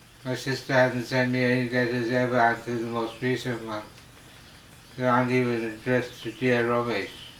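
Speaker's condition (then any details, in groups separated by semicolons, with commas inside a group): Slurred speech from poisoning; hypersalivation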